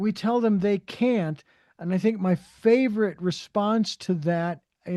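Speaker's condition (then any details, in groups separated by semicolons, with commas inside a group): No condition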